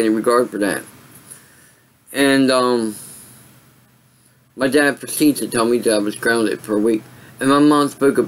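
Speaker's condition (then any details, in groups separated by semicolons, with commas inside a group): Cerebral palsy; voice sound affected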